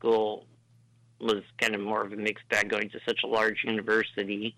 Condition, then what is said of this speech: Muscular dystrophy. So my cadence might be slightly different, but it works well for me.